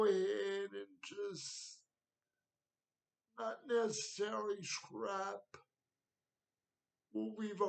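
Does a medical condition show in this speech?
Yes: cerebral palsy.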